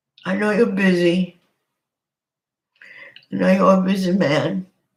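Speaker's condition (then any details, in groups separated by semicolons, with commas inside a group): Cerebral palsy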